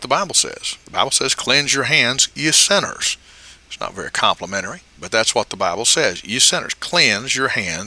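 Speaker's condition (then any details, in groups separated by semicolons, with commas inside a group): No condition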